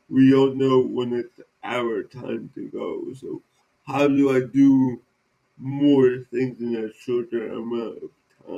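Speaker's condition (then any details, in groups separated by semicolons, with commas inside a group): Cerebral palsy; present from birth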